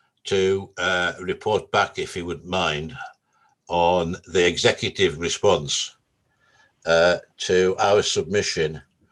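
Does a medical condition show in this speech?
No.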